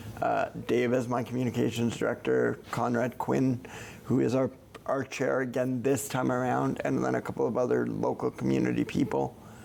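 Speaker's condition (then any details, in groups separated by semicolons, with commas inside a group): Cerebral palsy; present from birth; about 35 years since birth, never ventilated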